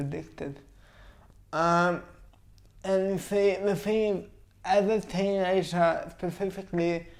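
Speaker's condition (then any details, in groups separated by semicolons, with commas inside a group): Cerebral palsy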